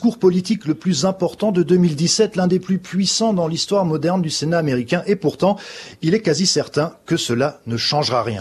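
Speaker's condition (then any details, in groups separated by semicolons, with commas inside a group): No condition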